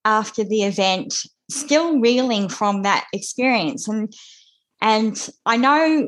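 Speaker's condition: Cleft lip and palate; congenital, lip repaired about 12 or 17 months, operations through childhood to after puberty, braces in Melbourne; speech therapy in childhood, cleft not obvious by own account

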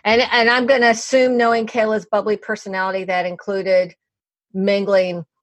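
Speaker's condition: No condition

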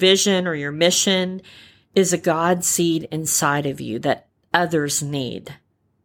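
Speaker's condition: Repaired cleft palate, cleft palate without cleft lip; congenital cleft

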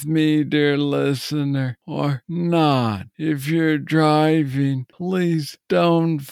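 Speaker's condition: Parkinson's disease; young onset

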